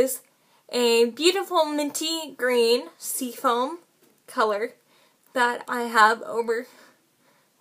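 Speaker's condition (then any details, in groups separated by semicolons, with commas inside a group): Cerebral palsy, spastic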